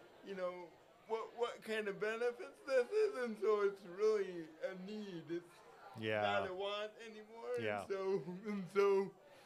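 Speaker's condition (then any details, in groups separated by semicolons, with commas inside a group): Cerebral palsy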